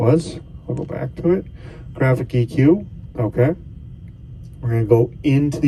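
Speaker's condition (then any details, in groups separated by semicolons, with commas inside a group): No condition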